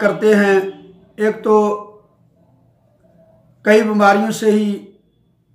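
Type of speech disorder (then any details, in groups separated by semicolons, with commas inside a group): None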